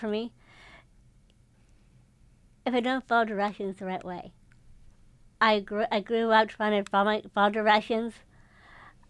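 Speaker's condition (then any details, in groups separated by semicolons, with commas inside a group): Down syndrome; developmental disability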